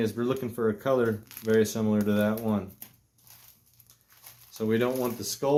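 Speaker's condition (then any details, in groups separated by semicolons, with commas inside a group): No condition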